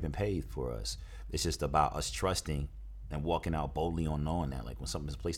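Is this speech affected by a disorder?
No.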